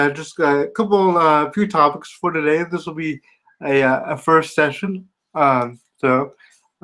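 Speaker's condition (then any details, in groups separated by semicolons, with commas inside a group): Spastic quadriplegia cerebral palsy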